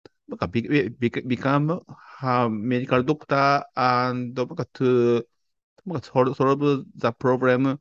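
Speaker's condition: Stuttering; childhood onset, counselor visits at ages 6 and 8, father also stutters, self-help group from age 20; adult, still stutters; still stutters a lot, not fluent speaking in public; repeated sounds, prolonged sounds

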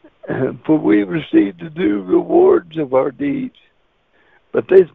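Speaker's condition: Cerebral palsy; wheelchair user

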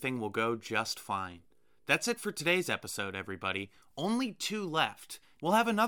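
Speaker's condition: No condition

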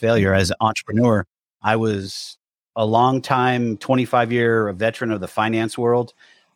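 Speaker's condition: No condition

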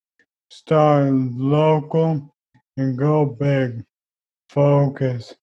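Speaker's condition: ALS; wheelchair built

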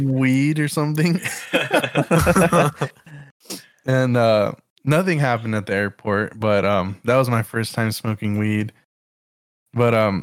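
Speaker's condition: No condition

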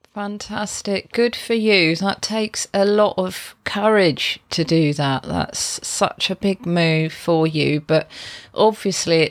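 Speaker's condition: No condition

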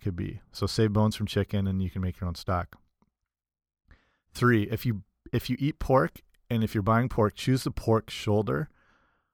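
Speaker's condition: No condition

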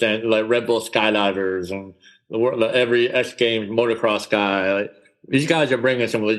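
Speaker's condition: Cleft palate; congenital cleft palate

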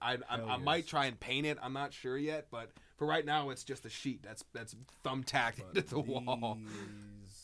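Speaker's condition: Stutter; linked to brain wanting words to come out; stutter makes freestyle rapping hard, needs lyrics written down; repeated sounds, repeated words

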